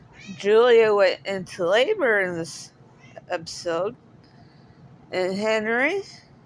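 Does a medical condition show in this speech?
Yes: cerebral palsy; speaks differently.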